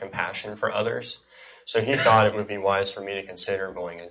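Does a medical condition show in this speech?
Yes: cleft palate and cleft lip; congenital cleft palate and cleft lip.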